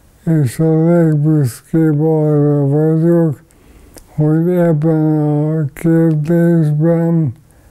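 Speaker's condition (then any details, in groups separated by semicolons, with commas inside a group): ALS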